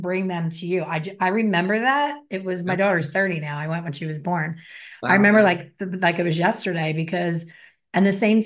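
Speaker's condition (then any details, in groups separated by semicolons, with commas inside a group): No condition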